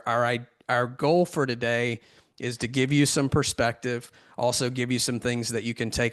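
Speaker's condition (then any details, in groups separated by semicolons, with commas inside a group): No condition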